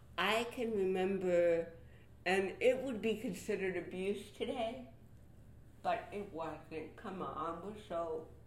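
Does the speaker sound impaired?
Yes: cerebral palsy; athetoid type, born 3 months premature after mother's fall, diagnosed at 18 months at UCLA; visible involuntary athetoid movement.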